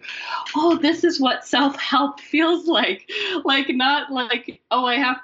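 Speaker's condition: No condition

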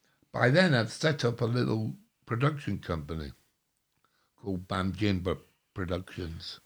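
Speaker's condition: Stroke, mini stroke; recuperating, speech coming back

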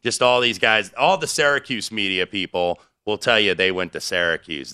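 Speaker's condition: No condition

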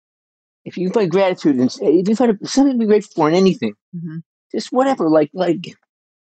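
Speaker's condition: Young-onset Parkinson's disease; spinal surgery

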